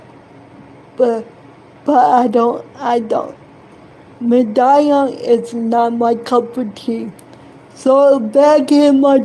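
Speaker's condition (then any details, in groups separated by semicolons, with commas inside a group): Cerebral palsy; affects hand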